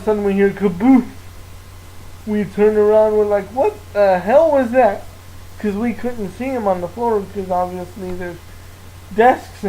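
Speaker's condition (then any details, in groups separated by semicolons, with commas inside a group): Cerebral palsy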